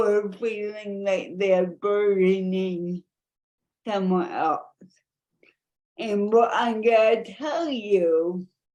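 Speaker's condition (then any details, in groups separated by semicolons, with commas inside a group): Cerebral palsy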